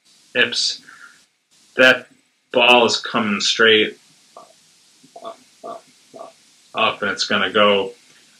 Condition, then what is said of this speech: Stuttering. Well, I get really tense throat, and my jaw's all tense, and my abdomen is tense.